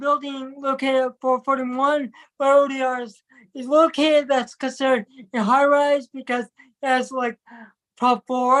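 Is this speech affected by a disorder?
Yes: cerebral palsy.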